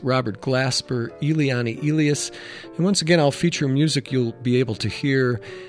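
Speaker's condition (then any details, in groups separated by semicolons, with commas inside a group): No condition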